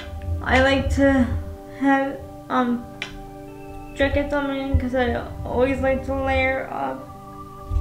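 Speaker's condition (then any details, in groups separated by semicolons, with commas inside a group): Cerebral palsy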